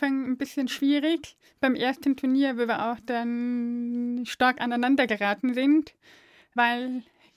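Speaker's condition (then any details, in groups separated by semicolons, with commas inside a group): Deafness; deaf since birth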